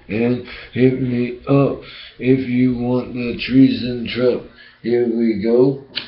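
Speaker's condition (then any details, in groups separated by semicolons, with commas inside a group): Brain injury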